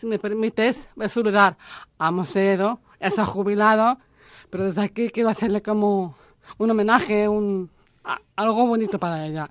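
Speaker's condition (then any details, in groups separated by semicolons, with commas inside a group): Down syndrome; intellectual disability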